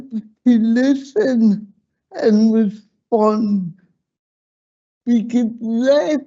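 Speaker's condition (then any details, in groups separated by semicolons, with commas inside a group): Slurred speech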